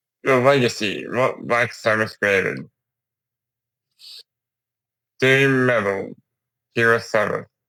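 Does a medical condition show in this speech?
Yes: Duchenne muscular dystrophy.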